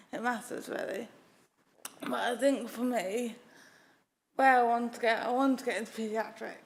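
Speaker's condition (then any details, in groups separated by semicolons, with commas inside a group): Acquired brain injury; car accident; could not talk for nearly two years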